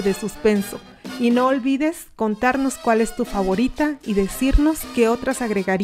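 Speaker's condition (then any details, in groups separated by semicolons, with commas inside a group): No condition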